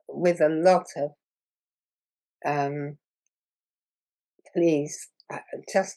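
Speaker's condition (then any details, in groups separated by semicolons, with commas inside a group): Muscular dystrophy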